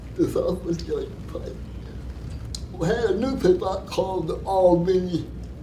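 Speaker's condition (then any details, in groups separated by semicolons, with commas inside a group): Cerebral palsy; from birth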